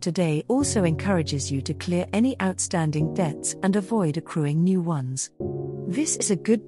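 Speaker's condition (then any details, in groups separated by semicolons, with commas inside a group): No condition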